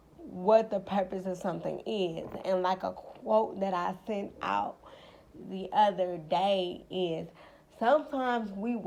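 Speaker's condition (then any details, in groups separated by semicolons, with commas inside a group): Cerebral palsy, spastic; now talking and breathing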